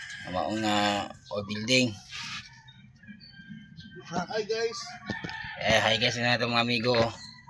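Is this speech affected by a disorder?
No.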